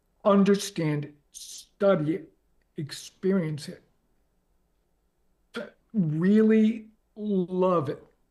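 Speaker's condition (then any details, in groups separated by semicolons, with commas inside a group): ALS; progressive, onset leg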